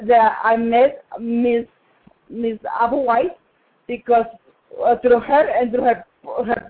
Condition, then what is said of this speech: Cerebral palsy. I can tell you assuredly that your voice in the last year in the way you're speaking has just been wonderful.